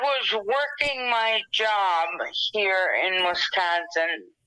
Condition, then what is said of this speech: Dysarthria. So the paralysis and the motor skills and the speech have all been affected.